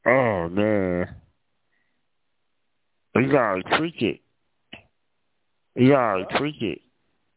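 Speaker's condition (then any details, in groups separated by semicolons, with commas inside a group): Muscular dystrophy with tracheostomy; born with muscular dystrophy, wheelchair since age 12, month-long coma, unable to talk for four years; trach in throat; voice sounds kind of distorted due to trach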